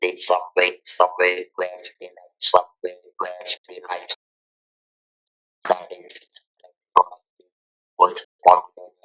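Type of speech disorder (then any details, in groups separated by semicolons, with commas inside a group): Electrolarynx speech; throat cancer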